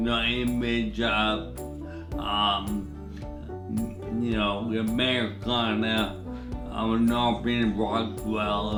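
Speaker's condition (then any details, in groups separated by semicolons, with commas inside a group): Traumatic brain injury (pontine cavernoma)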